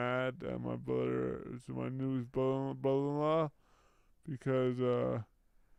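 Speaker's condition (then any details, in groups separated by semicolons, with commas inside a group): Brain injury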